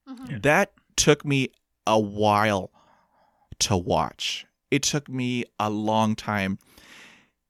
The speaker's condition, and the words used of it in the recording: Stuttering. But I stutter in every single language you can possibly imagine.